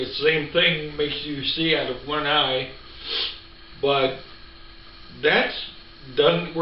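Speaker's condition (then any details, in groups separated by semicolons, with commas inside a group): Ataxia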